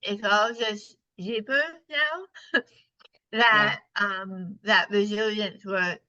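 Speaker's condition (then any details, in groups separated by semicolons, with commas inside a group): Partial glossectomy for tongue cancer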